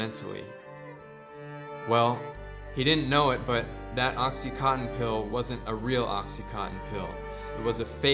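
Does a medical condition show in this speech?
No.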